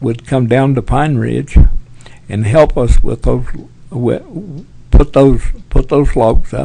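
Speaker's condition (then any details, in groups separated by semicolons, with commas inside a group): Parkinson's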